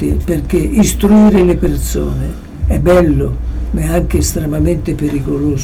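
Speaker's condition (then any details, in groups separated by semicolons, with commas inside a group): Parkinson's disease; approaching final stage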